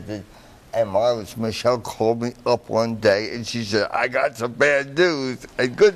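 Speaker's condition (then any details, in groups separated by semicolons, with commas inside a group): Traumatic brain injury; voice box damaged by resuscitation tube; poor sustained focus; voice box damaged by inserted tube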